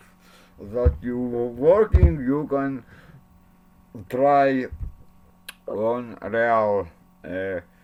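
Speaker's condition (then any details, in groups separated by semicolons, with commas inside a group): Cerebral palsy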